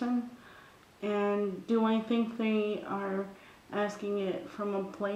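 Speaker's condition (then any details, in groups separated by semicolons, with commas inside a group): Cerebral palsy; brain damage, from birth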